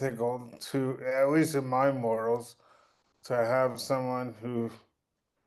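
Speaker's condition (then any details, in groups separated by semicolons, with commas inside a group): Cerebral palsy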